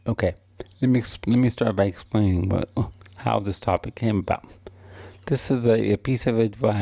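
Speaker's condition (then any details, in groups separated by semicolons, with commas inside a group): Cerebral palsy; wheelchair user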